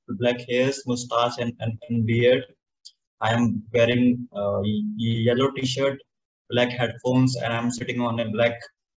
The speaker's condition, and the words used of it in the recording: Stuttering. I think talking about stammering, it doesn't affect my everyday life anymore, but the first 20 years of my life was very difficult because I was living in denial.